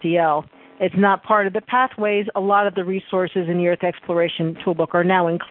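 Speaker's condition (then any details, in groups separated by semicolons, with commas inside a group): No condition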